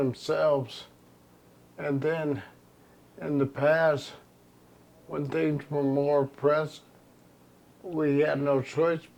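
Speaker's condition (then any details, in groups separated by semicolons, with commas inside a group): ALS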